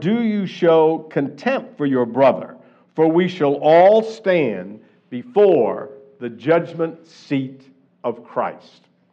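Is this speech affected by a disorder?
No.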